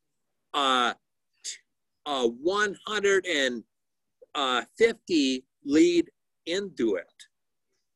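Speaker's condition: Aphasia; now halting telegraphic speech

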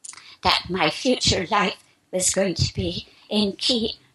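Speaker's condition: Spasmodic dysphonia; expects to speak perfectly in a few minutes, asks hosts for healing meanwhile

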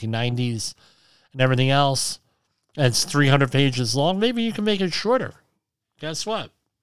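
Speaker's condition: Cleft lip and palate

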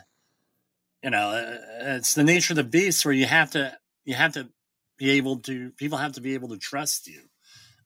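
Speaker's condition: Bilateral cleft lip and palate

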